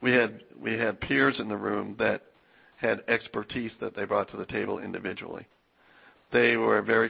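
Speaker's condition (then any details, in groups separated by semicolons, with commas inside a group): No condition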